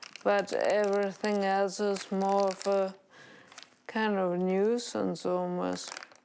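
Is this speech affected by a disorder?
Yes: traumatic brain injury, severe; right-sided ataxia.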